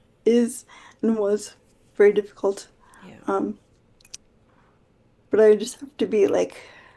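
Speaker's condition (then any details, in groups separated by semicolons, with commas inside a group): Quadriplegic cerebral palsy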